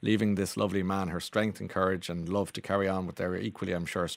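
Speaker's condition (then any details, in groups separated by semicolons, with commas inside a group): No condition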